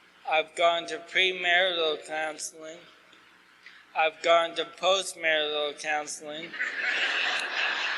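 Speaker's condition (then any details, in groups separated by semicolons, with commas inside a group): ALS; asked to talk slower, clearer, losing voice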